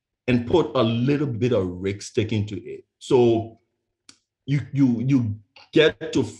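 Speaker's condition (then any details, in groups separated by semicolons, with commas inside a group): Stuttering; stutter first noticed by mother at age 8, lifelong, once tried to skip graduation speech; professional speaker, Toastmasters district 6 finalist, overcame insecurities around stutter; West African accent, originally from Liberia; repeated words, prolonged sounds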